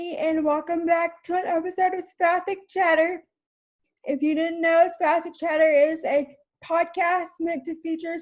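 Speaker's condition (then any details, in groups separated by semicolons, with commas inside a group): Cerebral palsy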